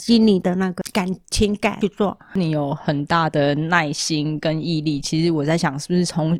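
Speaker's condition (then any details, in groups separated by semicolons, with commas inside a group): Moderate-to-severe hearing loss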